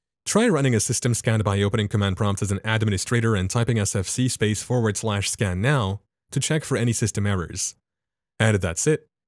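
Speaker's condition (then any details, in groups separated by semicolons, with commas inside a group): No condition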